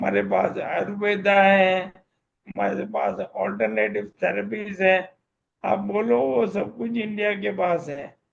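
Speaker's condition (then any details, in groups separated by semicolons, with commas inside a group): Motor neurone disease; voice strong and loud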